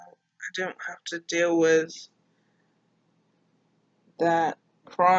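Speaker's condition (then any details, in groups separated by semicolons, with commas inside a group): Mild cerebral palsy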